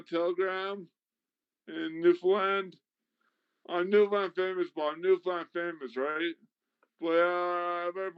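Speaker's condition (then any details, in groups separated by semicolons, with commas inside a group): Traumatic brain injury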